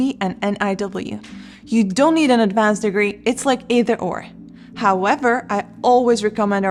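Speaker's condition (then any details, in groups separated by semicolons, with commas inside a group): No condition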